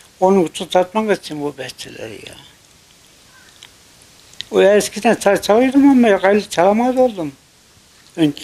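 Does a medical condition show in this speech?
Yes: multiple sclerosis.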